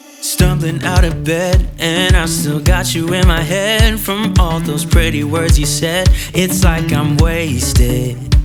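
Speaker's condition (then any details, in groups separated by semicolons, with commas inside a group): No condition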